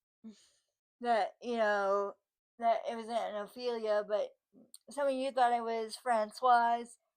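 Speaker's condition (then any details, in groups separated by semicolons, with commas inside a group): Cerebral palsy, spastic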